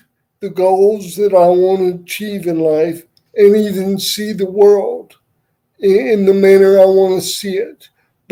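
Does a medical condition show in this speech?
Yes: cerebral palsy; wheelchair user.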